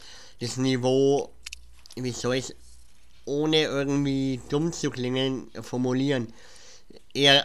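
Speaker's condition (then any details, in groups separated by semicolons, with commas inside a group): Cleft palate; cleft palate present since childhood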